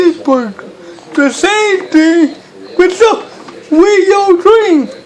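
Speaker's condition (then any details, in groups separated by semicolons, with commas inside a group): Cerebral palsy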